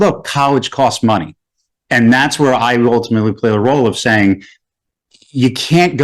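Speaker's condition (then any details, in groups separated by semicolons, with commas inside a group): No condition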